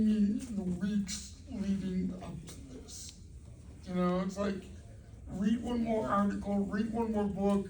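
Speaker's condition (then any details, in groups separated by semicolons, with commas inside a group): Cerebral palsy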